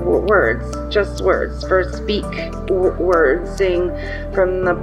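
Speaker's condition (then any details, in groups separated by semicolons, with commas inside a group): Aphasia after stroke; aphasia from stroke at 54, sudden onset one morning with only nonsense words, no physical deficits; in stroke rehabilitation, speech therapy, occupational, recreation and music therapy; word-finding difficulty, word substitutions, loses all words sometimes, speaking harder when tired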